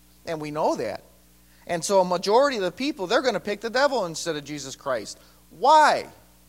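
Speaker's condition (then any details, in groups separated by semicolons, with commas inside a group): No condition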